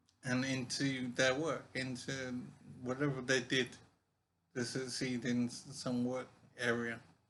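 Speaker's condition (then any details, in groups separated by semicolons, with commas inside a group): Brain injury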